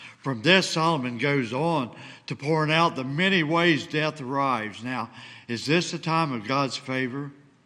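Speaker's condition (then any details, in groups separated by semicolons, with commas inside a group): No condition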